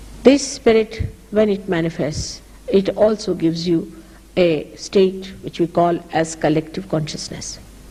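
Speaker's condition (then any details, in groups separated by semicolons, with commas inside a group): No condition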